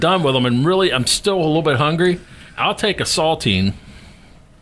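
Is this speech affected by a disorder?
No.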